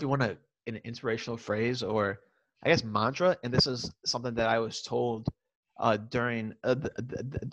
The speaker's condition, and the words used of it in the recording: Stuttering. I think it's just because like the nerves and the terror and the excitement of everything.